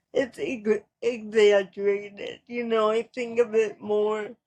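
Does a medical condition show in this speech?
Yes: cerebral palsy.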